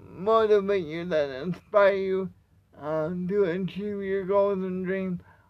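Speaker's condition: Cerebral palsy; wheelchair user

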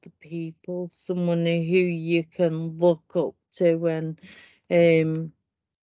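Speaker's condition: Primary lateral sclerosis; leg tightness, foot catching, then upper limbs, writing, speech; first diagnosed hereditary spastic paraplegia, later changed; about eight years since symptom onset, slow degenerative form, walking aided; speech affected, noticed about 12 months before others noticed

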